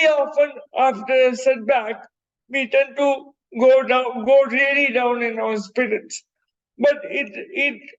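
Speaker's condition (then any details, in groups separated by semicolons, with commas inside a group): Cerebral palsy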